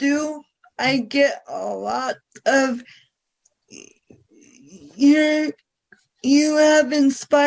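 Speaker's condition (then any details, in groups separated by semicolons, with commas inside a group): Cerebral palsy; present from birth, wheelchair user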